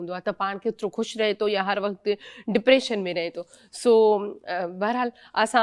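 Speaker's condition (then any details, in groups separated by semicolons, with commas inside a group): No condition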